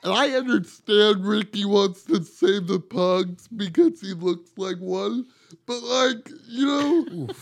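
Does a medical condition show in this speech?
Yes: cerebral palsy; from birth, two months premature, umbilical cord around neck, oxygen mask at birth, wheelchair user.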